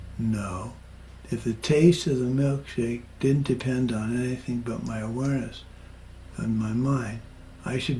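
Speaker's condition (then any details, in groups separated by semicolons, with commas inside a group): Parkinson's; progressing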